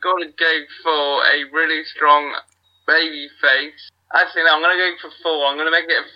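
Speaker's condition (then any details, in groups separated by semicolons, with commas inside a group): Cerebral palsy; wheelchair user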